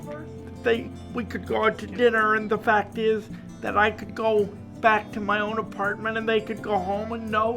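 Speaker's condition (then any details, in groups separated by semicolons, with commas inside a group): Cerebral palsy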